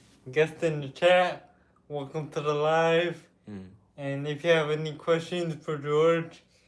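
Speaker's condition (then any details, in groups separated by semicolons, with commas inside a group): Cerebral palsy; with developmental delay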